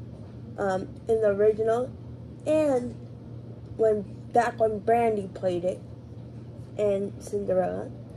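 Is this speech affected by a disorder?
Yes: cerebral palsy.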